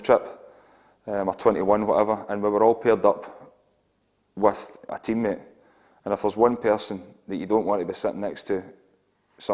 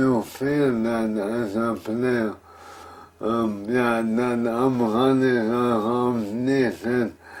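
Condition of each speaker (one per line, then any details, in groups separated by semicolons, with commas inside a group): No condition
MND/ALS; progressive; since 2013; poor speech at onset, slow speech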